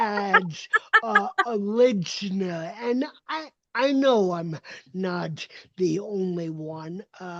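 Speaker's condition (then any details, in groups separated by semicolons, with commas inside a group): Cerebral palsy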